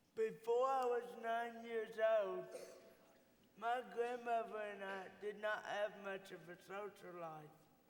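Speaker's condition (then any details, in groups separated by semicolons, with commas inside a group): Cerebral palsy; from birth, uses wheelchair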